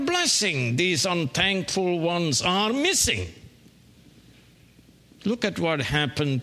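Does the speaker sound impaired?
No.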